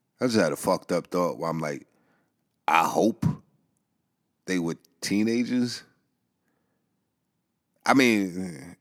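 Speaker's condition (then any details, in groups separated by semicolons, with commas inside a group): No condition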